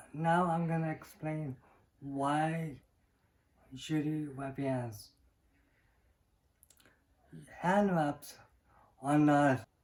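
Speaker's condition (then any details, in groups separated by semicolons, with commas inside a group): Cerebral palsy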